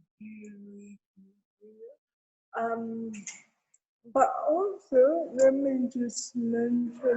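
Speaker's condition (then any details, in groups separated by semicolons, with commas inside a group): Cerebral palsy; therapy from six months old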